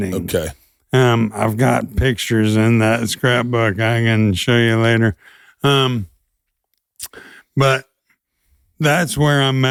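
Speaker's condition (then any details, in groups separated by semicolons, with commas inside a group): ALS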